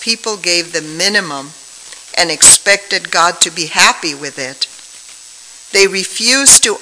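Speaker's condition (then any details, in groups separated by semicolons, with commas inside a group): No condition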